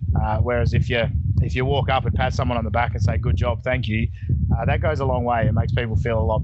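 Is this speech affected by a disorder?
No.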